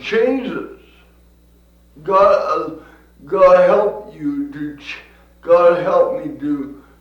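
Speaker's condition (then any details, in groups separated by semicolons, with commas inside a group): Cerebral palsy; from birth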